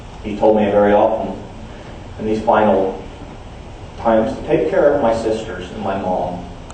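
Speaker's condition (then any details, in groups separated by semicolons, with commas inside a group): No condition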